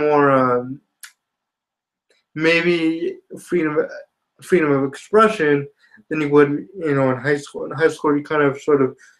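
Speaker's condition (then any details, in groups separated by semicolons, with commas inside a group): Spastic quadriplegia cerebral palsy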